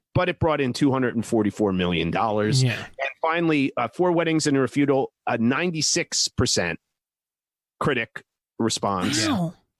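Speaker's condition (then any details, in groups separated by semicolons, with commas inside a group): No condition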